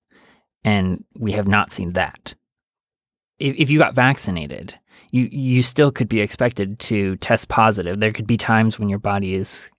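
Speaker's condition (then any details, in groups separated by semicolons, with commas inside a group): No condition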